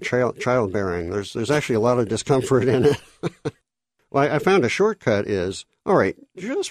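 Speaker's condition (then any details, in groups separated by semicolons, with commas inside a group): Cleft lip and palate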